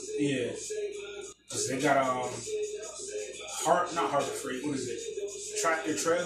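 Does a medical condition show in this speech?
No.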